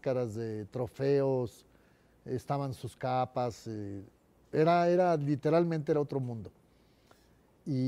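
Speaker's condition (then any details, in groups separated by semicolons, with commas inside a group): No condition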